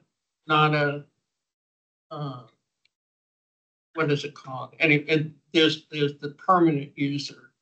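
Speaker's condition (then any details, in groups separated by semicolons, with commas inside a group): Cerebral palsy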